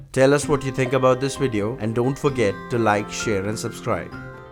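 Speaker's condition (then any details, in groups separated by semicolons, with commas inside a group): No condition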